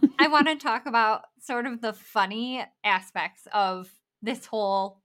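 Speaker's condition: Bilateral cleft lip and palate; congenital complete bilateral cleft lip and palate, hard and soft palate, no palate at birth, lamb's nipple feeding; after columella lengthening, bone graft, jaw surgery, rhinoplasty

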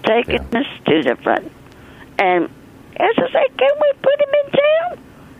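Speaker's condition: Stroke; speaks less well than before the stroke, self-reported

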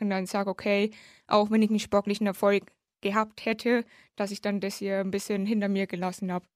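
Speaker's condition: Hard of hearing since birth; congenital severe hearing loss, nearly deaf, detected at age three, left cochlear implant since age nine; left cochlear implant held by magnet, loss over 55 decibels, rain problematic, partial sign language

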